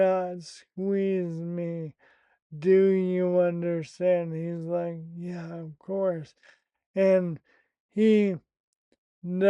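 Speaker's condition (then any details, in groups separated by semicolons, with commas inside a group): Primary lateral sclerosis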